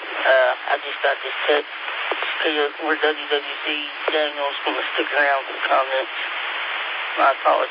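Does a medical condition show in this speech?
Yes: speech impediment; sometimes pronounces things wrong, name misheard over radio net.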